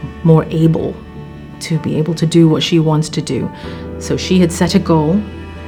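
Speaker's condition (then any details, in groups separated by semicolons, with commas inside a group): No condition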